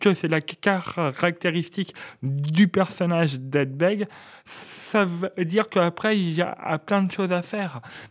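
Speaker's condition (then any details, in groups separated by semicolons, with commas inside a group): Stuttering; stuttering since age 4, first misdiagnosed as Gilles de la Tourette, cause hypothesized as several traumas; repeated sounds, prolonged sounds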